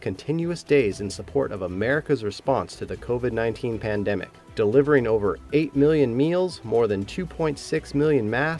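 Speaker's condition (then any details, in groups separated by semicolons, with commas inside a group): No condition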